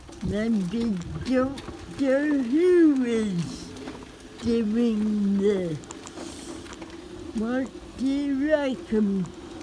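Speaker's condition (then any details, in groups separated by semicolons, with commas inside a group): Cerebral palsy; spastic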